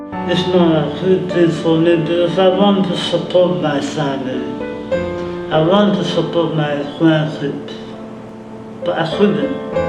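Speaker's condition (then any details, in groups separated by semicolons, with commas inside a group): Oral cancer; survivor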